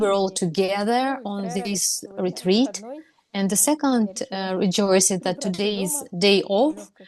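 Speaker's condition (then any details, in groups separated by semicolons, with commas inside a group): No condition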